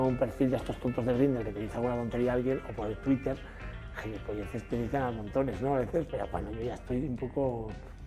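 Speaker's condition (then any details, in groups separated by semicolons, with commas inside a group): No condition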